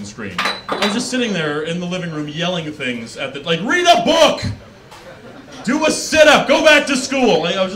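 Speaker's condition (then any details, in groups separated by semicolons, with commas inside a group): No condition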